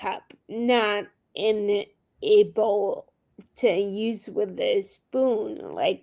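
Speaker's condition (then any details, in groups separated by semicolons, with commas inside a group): Friedreich's ataxia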